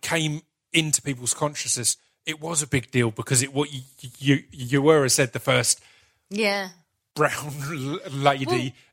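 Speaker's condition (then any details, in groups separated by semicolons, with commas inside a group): Stutter; unnoticed during rapping and spoken word years, noticed with radio show and podcast, works with STAMMA; can control stutter when acting; repeated sounds, blocks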